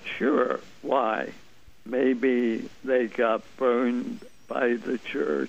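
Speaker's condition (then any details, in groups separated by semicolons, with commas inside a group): ALS; ALS diagnosed 2001, limb onset, muscle twitches and hand weakness at onset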